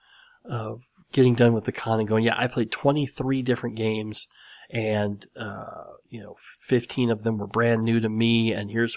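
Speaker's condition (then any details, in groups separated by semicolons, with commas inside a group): Cleft lip and palate; series of plastic surgeries for repair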